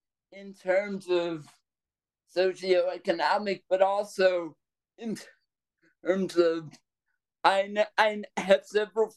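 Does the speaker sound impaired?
Yes: cerebral palsy; trouble with breath control earlier in recording, needs to catch breath at times.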